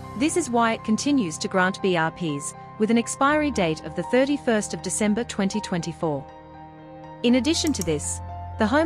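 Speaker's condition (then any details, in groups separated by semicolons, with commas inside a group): No condition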